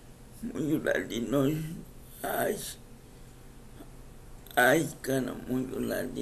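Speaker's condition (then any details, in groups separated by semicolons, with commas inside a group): Cerebral palsy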